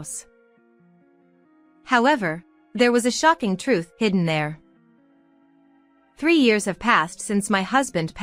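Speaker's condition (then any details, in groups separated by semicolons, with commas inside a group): No condition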